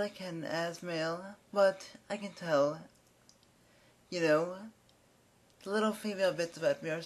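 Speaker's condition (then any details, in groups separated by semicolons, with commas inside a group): Cerebral palsy; speaks fast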